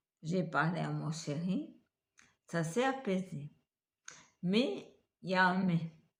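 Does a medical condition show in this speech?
Yes: multiple sclerosis; uses wheelchair.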